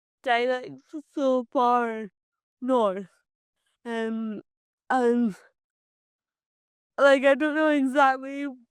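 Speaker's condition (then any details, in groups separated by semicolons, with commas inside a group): Cerebral palsy; from birth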